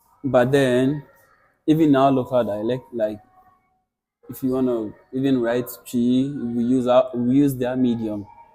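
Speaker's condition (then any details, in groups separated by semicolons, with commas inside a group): No condition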